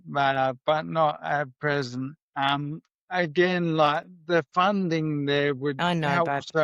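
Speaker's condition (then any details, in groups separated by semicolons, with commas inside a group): MND; voice may sound shaky from clonus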